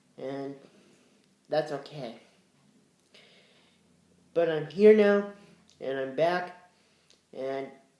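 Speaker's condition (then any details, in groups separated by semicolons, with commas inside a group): Cerebral palsy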